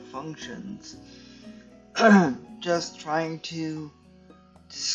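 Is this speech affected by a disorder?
Yes: cerebral palsy; stiff muscles.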